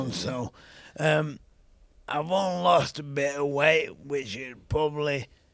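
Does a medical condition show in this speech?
Yes: ALS; young onset.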